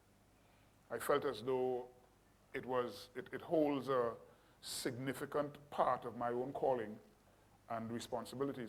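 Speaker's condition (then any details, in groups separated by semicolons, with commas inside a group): No condition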